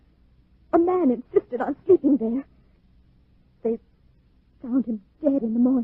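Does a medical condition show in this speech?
No.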